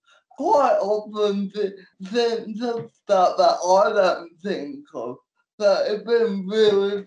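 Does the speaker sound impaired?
Yes: cerebral palsy; NDIS support worker for transport, getting on and off stage, personal care.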